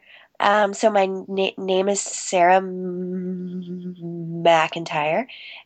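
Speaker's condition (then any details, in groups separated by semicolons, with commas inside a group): Stuttering; covert since childhood, immediate onset soon after starting to talk, school therapy from kindergarten, private therapist; formerly word switching and avoiding, held back stutters, pushed words out, appeared out of breath; repeated sounds, prolonged sounds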